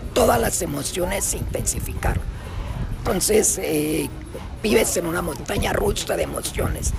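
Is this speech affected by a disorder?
Yes: laryngectomy after throat cancer, esophageal speech; throat or thyroid cancer invading throat at age 26, surgically removed with thyroid, about 16 years since; speaks with voz serismofónica, voice jokingly called sexy; had to relearn to speak with voz serismofónica after surgery.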